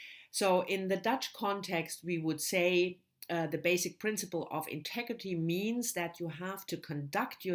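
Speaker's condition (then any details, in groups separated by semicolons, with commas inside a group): No condition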